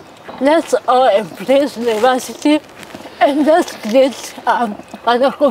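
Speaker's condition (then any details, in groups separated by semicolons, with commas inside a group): Cerebral palsy; from birth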